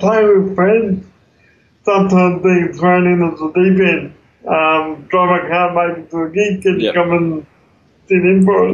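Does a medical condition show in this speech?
Yes: cerebral palsy; congenital, wheelchair user.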